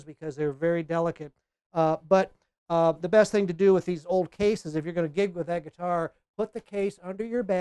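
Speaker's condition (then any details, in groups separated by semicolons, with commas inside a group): No condition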